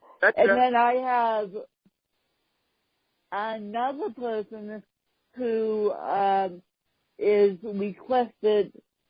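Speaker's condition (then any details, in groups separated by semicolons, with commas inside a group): Cerebral palsy, mixed, moderate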